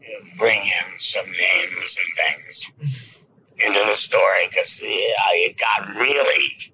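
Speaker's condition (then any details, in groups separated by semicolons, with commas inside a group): Laryngectomy; esophageal speech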